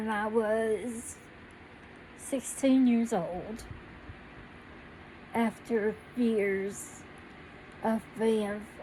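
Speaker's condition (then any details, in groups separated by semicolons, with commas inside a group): Cerebral palsy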